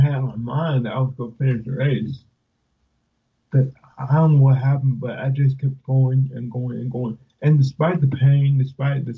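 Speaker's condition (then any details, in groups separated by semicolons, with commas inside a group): Cerebral palsy; speech affected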